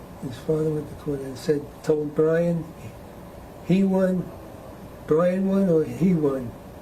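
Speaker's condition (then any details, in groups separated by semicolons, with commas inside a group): Parkinson's disease; needs to keep voice level up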